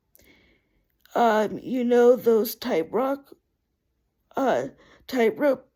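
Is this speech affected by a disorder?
Yes: cerebral palsy.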